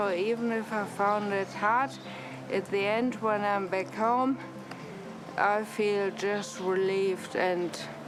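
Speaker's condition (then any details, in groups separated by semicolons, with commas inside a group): Traumatic brain injury, severe; right-sided ataxia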